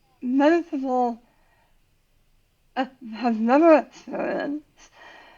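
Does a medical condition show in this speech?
Yes: tongue cancer surgery.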